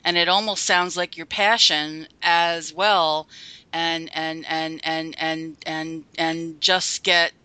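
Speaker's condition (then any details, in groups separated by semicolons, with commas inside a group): Stuttering; onset age 5 after fluent speech from age 2, stuttering ever since; half year speech therapy in 3rd grade, none in Catholic school, adult therapy few years ago; formerly avoided speaking situations, speechless at first self-help group meeting, said name and stutter by fourth or fifth; repeated sounds, prolonged sounds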